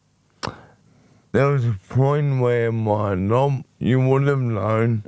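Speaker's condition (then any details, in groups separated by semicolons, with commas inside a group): Motor neurone disease; shoulder onset, shoulder biopsy; voice became very nasal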